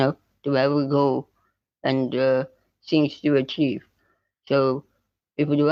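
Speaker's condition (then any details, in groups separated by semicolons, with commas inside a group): Spinal muscular atrophy type 2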